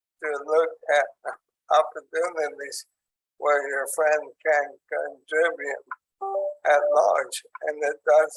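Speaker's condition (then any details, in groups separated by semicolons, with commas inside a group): ALS; onset in hands and arms, tracheostomy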